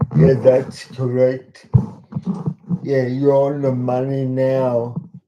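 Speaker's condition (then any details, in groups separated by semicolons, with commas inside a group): Cerebral palsy; talks slowly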